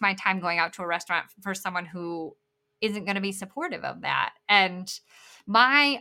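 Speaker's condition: Bilateral cleft lip and palate

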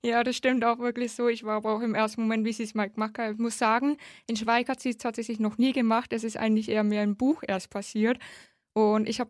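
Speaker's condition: Hard of hearing since birth, congenital, cochlear implant; congenital severe hearing loss

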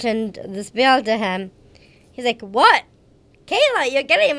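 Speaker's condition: Down syndrome; age 31

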